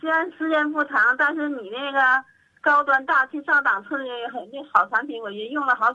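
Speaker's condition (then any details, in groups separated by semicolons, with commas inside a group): Parkinson's disease; Parkinson's disease about 6-7 years, leg tremor not hand or head tremor, began with small shuffling steps; age 70, now unable to walk unaided, needs walking aid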